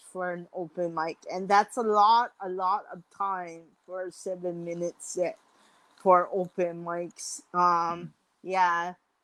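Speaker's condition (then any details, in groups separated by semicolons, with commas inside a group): Mild cerebral palsy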